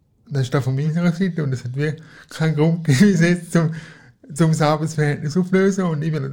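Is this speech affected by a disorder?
Yes: cerebral palsy; cerebral palsy from birth, physical not cognitive, wheelchair user, moved on knees as child; daily help via IV assistance model for almost 10 years.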